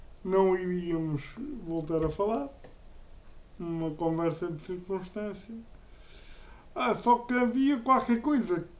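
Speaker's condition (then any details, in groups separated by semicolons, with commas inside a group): Cerebral palsy; uses a wheelchair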